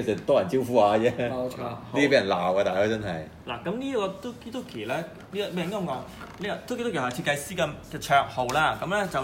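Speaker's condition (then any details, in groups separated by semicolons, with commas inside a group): No condition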